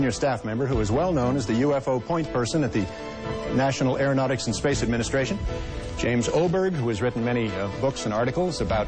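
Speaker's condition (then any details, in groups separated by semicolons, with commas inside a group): No condition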